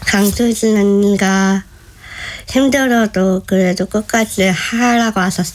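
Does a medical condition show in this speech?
Yes: Down syndrome; aching joints throughout body, body shape changed, stopped ballet due to joint pain; pain in every joint, attributed to Down syndrome; speaks very well, communication very smooth, disability hardly noticeable.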